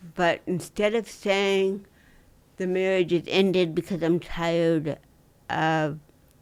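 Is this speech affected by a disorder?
Yes: dystonia; lifelong, neck pulls to one side, C1-C7 neck surgery after fracture.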